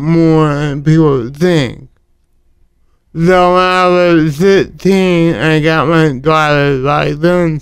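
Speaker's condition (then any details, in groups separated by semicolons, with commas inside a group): Cerebral palsy; talking affected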